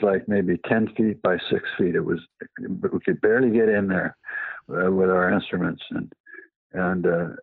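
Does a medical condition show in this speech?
Yes: Parkinson's; past cancer.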